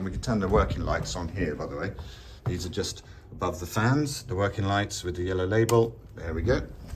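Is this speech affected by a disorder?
No.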